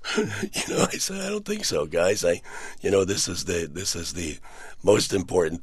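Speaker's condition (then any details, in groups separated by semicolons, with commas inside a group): Partial laryngectomy for throat cancer, partial (80% of larynx removed); about seven years after surgery, tracheostomy for a very long time, no longer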